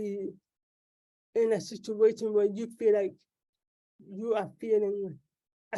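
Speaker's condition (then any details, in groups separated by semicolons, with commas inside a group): Cerebral palsy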